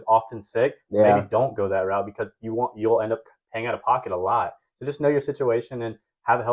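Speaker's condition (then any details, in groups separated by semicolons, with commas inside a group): No condition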